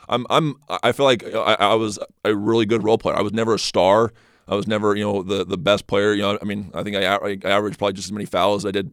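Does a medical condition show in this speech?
Yes: stutter; stutter first noticed in high school, magnified on mission while learning Spanish; past speech therapists helped a little, detailed preparation learned from coach Lewis at Lone Peak; trips over words, can't get words out off the cuff, less when prepared, confident; here repeated sounds, repeated words.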